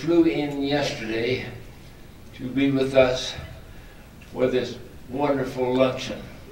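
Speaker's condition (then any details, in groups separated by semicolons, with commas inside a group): ALS; extremely weak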